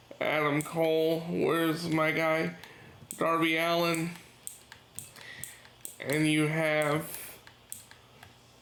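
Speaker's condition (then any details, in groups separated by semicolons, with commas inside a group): Cerebral palsy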